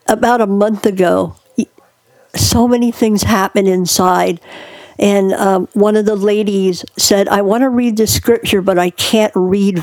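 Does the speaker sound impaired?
Yes: cleft palate; unable to speak as young child due to palate hole, surgeries gave ability to speak.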